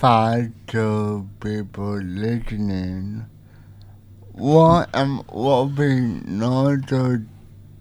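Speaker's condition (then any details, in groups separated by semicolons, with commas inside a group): Cerebral palsy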